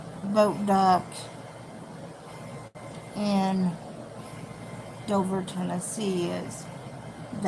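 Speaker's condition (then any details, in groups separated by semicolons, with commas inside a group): Cerebral palsy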